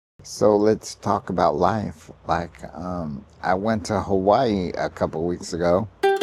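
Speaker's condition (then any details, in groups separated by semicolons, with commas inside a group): ALS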